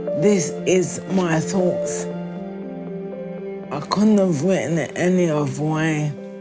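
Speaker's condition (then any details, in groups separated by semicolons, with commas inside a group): Motor neuron disease; voice banked, uses digital synthetic voice; voice affected, expected to be lost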